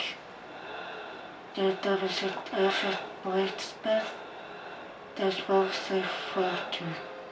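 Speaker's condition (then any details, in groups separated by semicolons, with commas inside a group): Fus ALS; genetic FUS mutation, highly aggressive, onset as limp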